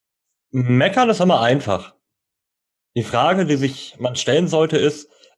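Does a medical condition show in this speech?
Yes: cleft lip and palate, cleft lip, jaw and palate; learned to speak through speech therapy until age nine.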